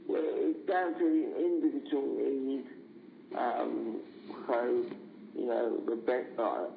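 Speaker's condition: Cerebral palsy; needs extra support at work, slow typer, dictates to support worker, needs help to drive

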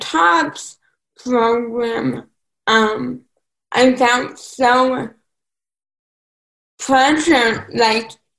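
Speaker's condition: Cerebral palsy; some mental developmental delay

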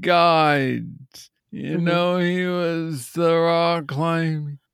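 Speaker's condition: Parkinson's disease; young onset

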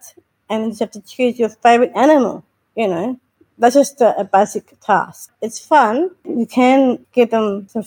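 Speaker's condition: Down syndrome; intellectual disability

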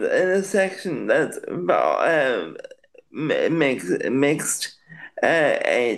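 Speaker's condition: Cerebral palsy; very slightly delayed speech

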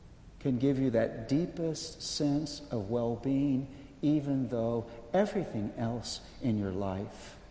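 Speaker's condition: No condition

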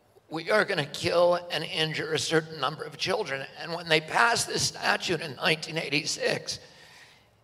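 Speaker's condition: Spasmodic dystonia; neurological disorder

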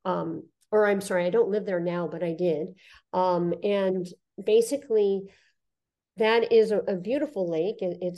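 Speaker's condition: Cleft lip and palate; congenital, surgeries from birth to age 5 including ears, first reconstructive surgery at 17, mouthpiece before; spoke funny and whistled before reconstruction at 17

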